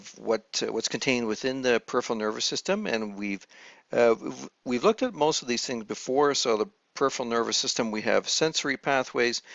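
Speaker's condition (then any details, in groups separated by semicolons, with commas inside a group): No condition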